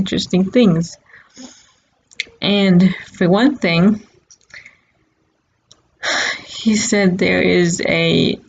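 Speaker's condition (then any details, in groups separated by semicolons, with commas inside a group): Cerebral palsy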